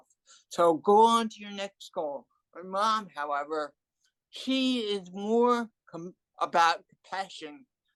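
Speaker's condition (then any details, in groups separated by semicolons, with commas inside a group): Cerebral palsy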